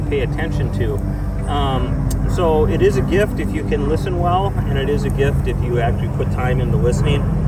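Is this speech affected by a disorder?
No.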